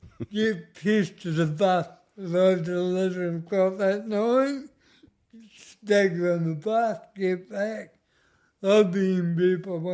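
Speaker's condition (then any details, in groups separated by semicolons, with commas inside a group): Cerebral palsy; speech noticeably affected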